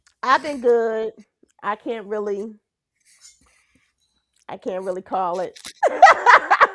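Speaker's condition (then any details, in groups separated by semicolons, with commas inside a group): No condition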